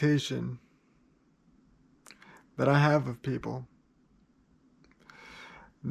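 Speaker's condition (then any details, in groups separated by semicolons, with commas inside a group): Cerebral palsy, spastic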